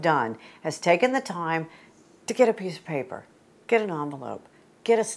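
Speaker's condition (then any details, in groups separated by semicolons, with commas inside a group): No condition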